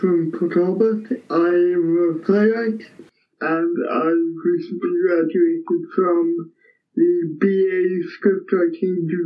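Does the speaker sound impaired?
Yes: cerebral palsy; speech impairment, affects speech and swallowing.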